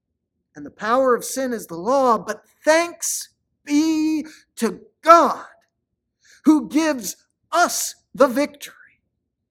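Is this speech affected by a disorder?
No.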